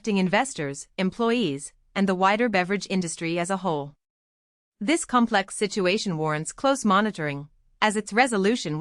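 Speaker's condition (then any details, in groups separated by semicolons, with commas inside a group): No condition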